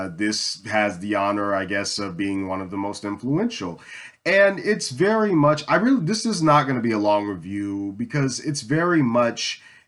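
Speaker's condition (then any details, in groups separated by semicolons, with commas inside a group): No condition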